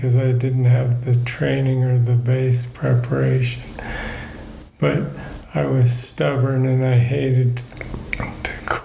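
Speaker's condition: Parkinson's disease; degenerative nervous system disorder, about 18 years since diagnosis

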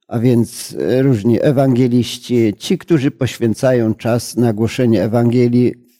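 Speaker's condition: No condition

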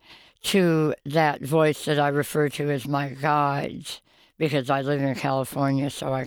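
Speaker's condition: Oral cancer, half tongue removed, partial glossectomy; half tongue and part jaw removed

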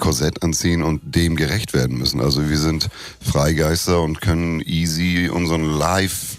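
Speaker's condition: No condition

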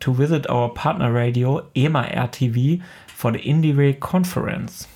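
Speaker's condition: No condition

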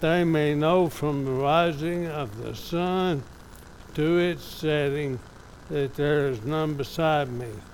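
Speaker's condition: ALS; father died of same disease, diagnosed by doctor in Lubbock, second opinion in Dallas; somewhat affected, evident today

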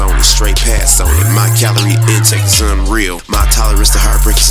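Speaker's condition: No condition

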